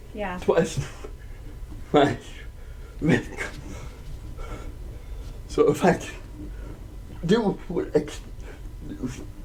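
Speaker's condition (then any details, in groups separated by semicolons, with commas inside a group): Cerebral palsy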